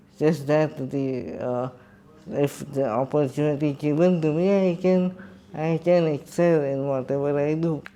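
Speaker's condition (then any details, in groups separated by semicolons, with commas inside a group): Cerebral palsy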